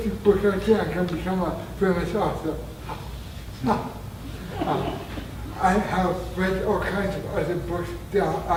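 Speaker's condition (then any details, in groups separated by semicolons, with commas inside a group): Traumatic brain injury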